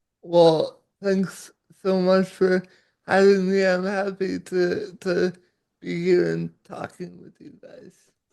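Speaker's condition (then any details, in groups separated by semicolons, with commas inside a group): Cerebral palsy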